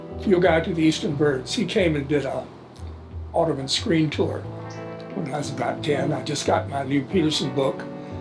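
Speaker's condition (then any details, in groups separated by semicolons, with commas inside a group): No condition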